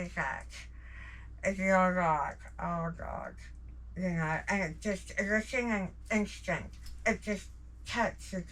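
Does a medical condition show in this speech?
Yes: jaw cancer surgery; tracheostomy.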